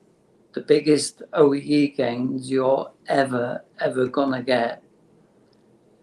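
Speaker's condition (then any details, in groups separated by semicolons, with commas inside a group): Motor neurone disease; terminal, no cure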